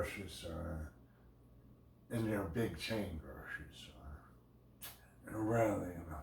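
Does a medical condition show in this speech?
Yes: brain injury.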